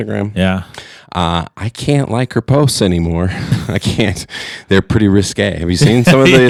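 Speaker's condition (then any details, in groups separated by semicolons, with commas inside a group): No condition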